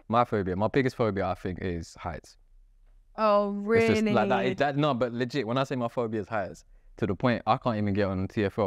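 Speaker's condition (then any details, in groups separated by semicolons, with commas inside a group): No condition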